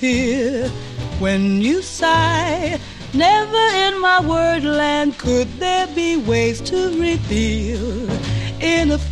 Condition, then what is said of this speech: No condition.